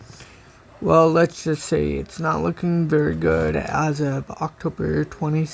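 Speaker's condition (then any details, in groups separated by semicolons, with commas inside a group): Cerebral palsy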